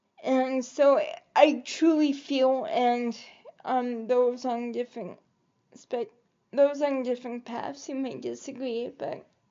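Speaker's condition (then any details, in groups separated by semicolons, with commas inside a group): Cerebral palsy; quadriplegic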